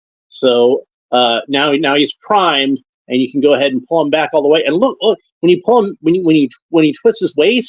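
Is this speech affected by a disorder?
No.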